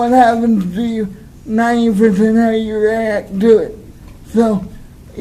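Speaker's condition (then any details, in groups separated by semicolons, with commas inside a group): Cerebral palsy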